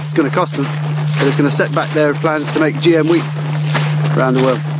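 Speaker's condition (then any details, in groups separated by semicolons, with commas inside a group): No condition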